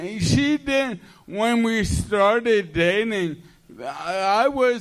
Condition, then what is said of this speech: ALS (motor neuron disease). Tony, how is he easier to understand than Aphrodite?